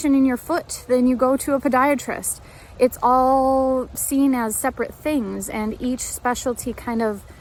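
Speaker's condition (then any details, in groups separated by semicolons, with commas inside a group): No condition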